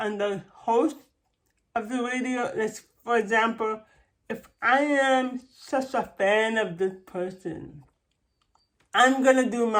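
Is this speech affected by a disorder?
Yes: cerebral palsy.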